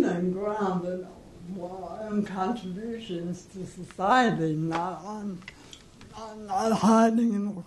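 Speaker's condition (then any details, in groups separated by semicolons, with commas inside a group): Cerebral palsy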